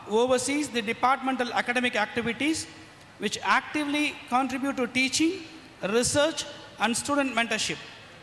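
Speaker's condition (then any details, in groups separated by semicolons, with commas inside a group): No condition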